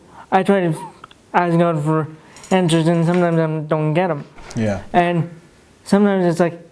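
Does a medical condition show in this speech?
Yes: cerebral palsy.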